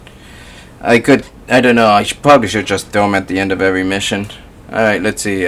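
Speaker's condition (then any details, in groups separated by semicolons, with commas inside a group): No condition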